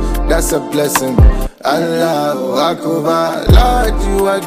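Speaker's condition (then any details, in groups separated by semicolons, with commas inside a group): No condition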